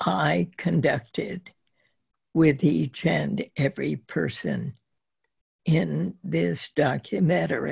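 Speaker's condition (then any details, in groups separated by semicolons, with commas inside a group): Spasmodic dysphonia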